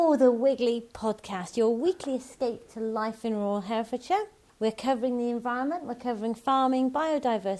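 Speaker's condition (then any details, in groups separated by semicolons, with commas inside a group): No condition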